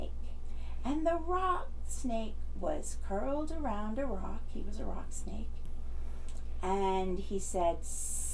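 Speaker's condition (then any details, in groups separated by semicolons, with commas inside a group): No condition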